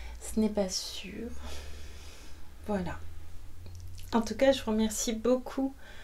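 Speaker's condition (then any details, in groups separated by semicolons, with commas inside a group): No condition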